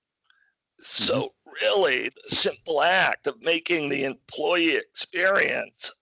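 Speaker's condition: Spasmodic dysphonia; sudden onset in adulthood during period of high work pressure

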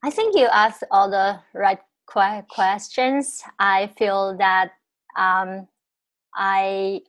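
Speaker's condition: Stuttering; onset around age 5 to 6 in China, only family member who stutters; not severe at onset, much worse after eighth-grade bullying, unable to tell stories, blocks, repetitions, hidden; repeated sounds

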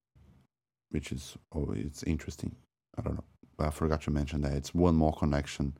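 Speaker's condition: No condition

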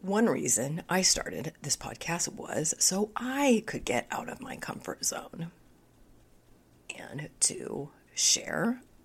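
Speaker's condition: Spasmodic dysphonia; onset earlier this year, ongoing; voice audibly affected

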